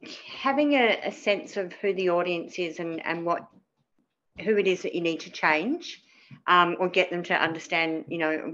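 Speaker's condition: Cleft palate; cleft palate from birth, many surgeries, dental services; spoke differently as child, lots of childhood speech therapy, c for communication skills in primary school

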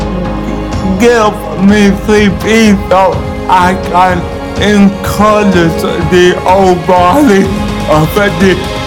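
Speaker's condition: Cerebral palsy; congenital cerebral palsy, present from birth, not from an accident

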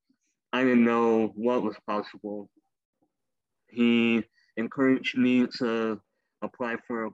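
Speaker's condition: Cleft lip and palate; couple dozen operations in first months

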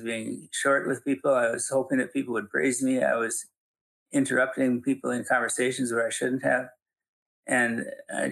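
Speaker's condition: Parkinson's; handwriting difficult, typing less accurate, things slower, still able to function

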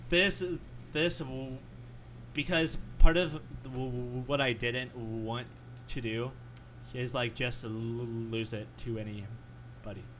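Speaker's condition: Stutter; varies day to day with bad talking days, called not a disability but annoying; frequent word and phrase repetitions, part-word repetitions, repeated uh fillers, listeners mistake speech for drunkenness; repeated words, prolonged sounds

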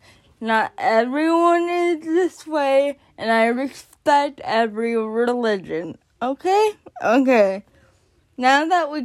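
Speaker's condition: Cerebral palsy; onset before birth

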